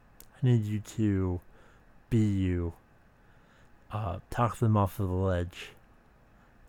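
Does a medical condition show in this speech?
Yes: speech impediment.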